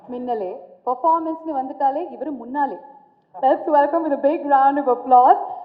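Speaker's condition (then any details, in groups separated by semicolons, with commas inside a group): No condition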